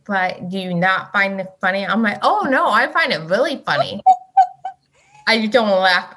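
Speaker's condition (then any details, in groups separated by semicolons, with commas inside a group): Deafness; uses sign language, reads others' speech via phone transcription app, mask saying i am deaf; raises voice when unable to hear self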